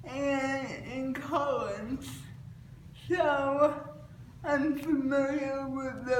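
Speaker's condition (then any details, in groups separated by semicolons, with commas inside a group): Cerebral palsy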